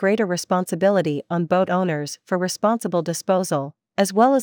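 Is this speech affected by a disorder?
No.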